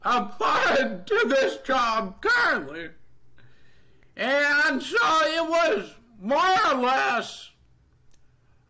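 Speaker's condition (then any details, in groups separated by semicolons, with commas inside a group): Deafness, Neurofibromatosis Type 2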